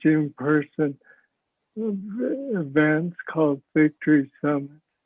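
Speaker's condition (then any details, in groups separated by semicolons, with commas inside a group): Parkinson's disease; speech sounds like mush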